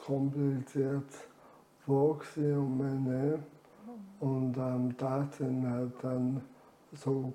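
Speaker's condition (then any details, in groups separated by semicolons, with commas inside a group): ALS; reduced air makes talking effortful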